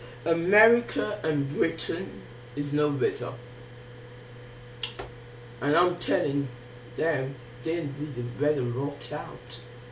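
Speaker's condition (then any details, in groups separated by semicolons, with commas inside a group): Facial palsy; can barely hear own speech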